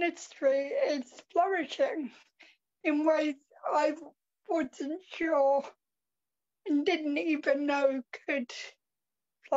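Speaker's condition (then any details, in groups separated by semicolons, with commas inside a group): Cerebral palsy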